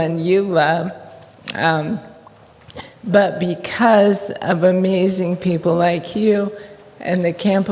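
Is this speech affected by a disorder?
Yes: ALS; onset in feet, then hands and body.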